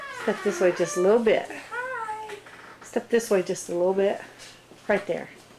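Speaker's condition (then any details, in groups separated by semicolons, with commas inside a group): No condition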